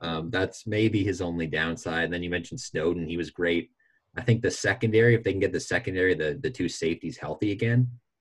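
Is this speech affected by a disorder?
No.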